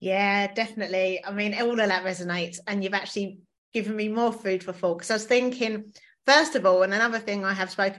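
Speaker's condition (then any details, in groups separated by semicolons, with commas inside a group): No condition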